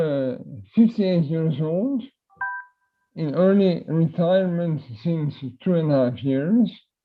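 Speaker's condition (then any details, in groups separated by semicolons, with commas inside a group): Myotonic dystrophy; type 1, adult onset; neuromuscular follow-up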